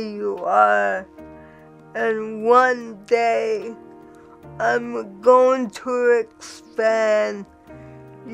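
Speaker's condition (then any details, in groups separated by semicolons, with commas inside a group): Cerebral palsy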